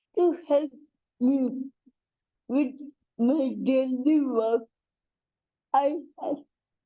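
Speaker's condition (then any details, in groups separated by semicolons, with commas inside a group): Cerebral palsy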